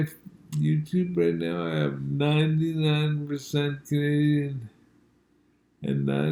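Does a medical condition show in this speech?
Yes: multiple sclerosis.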